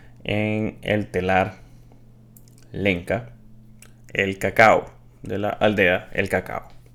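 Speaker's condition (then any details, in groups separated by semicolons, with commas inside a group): No condition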